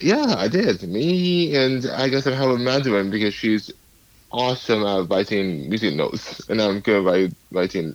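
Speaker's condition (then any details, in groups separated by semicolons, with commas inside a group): Cerebral palsy; speech affected, hard for others to understand at first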